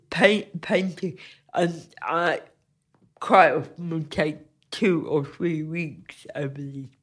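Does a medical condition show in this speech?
Yes: cerebral palsy; from birth, frequent loss of balance, careful movement needed, physically affects creating art.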